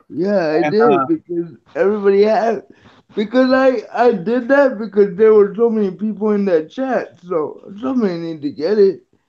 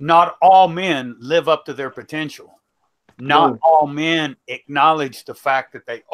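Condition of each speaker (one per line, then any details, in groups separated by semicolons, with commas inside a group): Cerebral palsy
No condition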